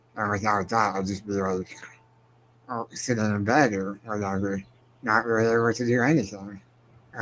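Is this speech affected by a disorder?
Yes: spinal muscular atrophy.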